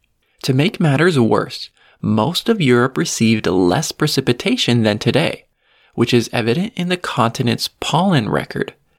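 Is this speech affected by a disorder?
No.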